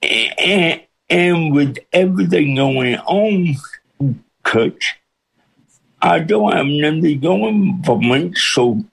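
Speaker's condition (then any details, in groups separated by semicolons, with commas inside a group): Cerebral palsy with speech impediment; congenital cerebral palsy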